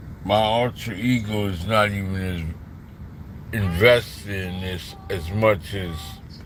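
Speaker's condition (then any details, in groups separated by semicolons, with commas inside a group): Slurred speech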